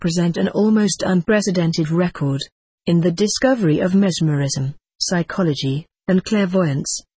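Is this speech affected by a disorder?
No.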